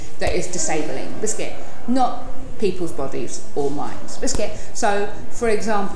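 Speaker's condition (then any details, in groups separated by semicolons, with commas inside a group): Tourette syndrome; neurological, uncontrollable movements and noises called tics, chest banging tic, uses wheelchair; rhythmic chest banging tic audible, wearing padded gloves to protect knuckles and chest; frequent vocal tics interrupting speech, random words like hedgehog, cats, sausage dog, swearing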